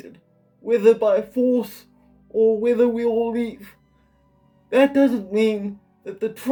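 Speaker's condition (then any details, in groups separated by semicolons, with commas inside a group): Quadriplegic cerebral palsy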